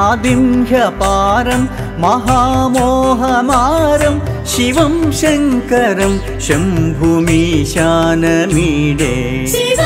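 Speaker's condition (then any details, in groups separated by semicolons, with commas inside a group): No condition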